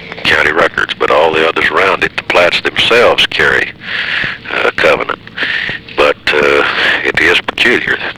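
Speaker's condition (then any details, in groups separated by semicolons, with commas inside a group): No condition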